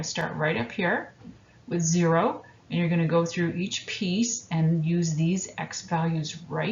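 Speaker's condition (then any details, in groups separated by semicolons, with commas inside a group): No condition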